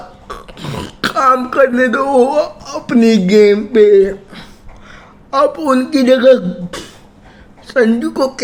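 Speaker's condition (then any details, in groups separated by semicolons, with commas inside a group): Cerebral palsy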